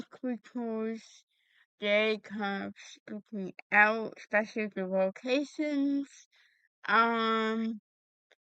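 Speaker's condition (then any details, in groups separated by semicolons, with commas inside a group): Cerebral palsy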